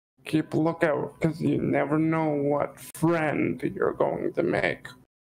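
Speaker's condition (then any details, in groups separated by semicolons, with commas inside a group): Cerebral palsy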